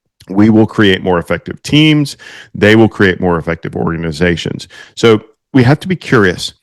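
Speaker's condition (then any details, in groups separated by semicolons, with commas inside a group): No condition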